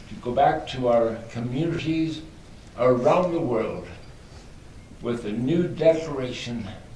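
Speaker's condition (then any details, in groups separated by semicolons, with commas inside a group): ALS; extremely weak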